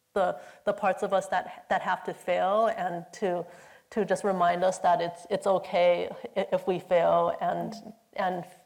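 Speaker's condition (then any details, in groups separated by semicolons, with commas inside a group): Stutter; stutter in high school; stutter still present sometimes; occasional stutter; repeated words, prolonged sounds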